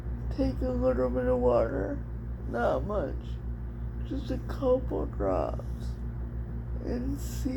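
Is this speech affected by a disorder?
Yes: cerebral palsy; speech somewhat affected.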